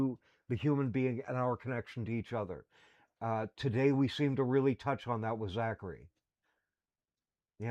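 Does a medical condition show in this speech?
No.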